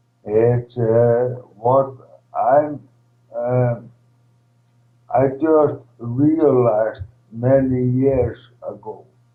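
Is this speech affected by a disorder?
Yes: ALS, primary lateral sclerosis, PLS.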